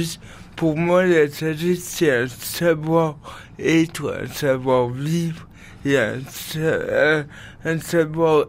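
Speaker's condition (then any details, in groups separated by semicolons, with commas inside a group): Cerebral palsy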